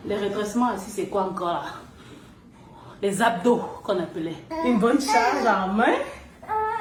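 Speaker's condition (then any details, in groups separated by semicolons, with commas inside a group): No condition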